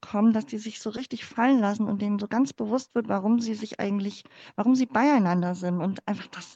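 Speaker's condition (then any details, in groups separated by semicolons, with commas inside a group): Cleft palate; congenital, born in former GDR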